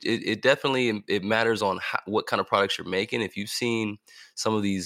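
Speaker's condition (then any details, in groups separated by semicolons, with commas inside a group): No condition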